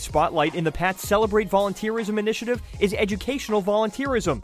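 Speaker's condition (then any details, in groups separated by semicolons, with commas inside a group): No condition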